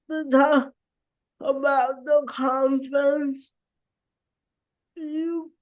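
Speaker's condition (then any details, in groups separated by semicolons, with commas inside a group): Cerebral palsy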